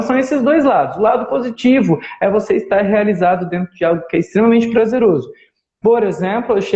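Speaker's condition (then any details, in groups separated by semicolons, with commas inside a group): No condition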